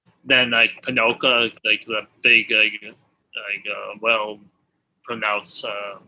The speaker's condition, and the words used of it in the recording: Aphasia. The aphasia blocks that coming out the way you want it to.